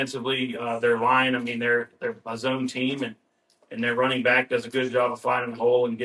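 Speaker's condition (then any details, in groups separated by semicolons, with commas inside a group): No condition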